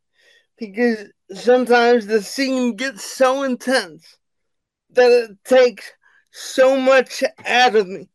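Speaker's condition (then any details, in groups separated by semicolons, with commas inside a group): Cerebral palsy; unstable voice, pitch goes high and low, speech recognition software produces nonsense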